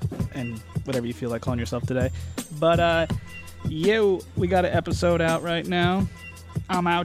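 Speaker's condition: No condition

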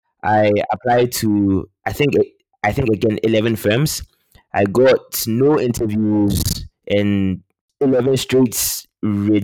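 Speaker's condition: Stammer; stammer since childhood, really bad growing up, one year of speech therapy as adult; two speech therapy courses in past year, weekly Toastmasters public speaking practice, openly discloses stammer; repeats or blocks on some words, fluency improved over time; prolonged sounds

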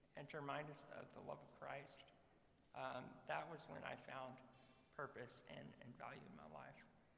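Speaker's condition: Muscular dystrophy; muscular dystrophy diagnosed at age 5

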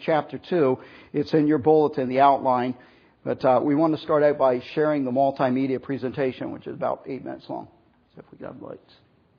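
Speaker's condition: No condition

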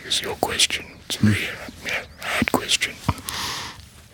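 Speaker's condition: Laryngectomy, voice prosthesis

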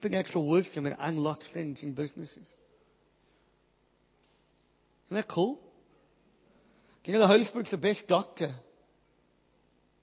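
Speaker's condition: Cleft palate, Pierre Robin syndrome

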